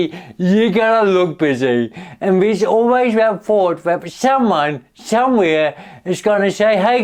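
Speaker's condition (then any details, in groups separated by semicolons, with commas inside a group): Cerebral palsy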